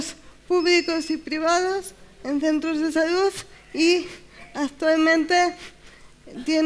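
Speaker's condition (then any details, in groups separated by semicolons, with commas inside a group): Cerebral palsy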